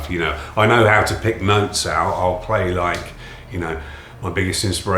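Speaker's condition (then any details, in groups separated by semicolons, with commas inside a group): No condition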